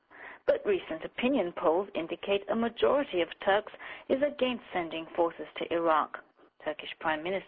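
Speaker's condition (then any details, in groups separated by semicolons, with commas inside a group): No condition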